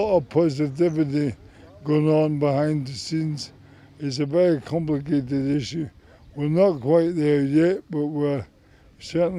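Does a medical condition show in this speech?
Yes: MND; terminal, whole body affected, muscle wastage; about 4.5 years since onset.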